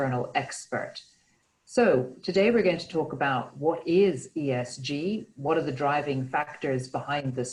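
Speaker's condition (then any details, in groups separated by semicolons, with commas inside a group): No condition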